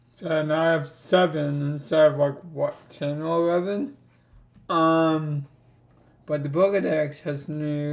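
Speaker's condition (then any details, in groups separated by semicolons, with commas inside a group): Cerebral palsy; affects legs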